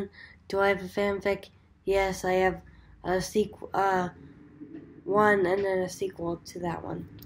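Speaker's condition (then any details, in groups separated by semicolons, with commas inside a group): Cerebral palsy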